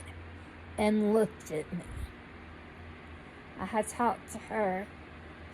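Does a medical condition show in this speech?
Yes: cerebral palsy.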